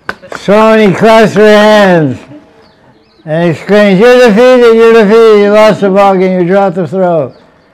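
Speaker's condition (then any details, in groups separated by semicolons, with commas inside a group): Deafness; self-reported; unsure of microphone volume, asks audience whether heard, finds sound way too loud; fluent spoken lecture, reads translations aloud, relies on audience feedback for volume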